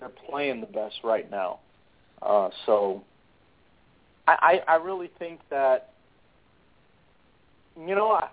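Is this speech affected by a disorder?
No.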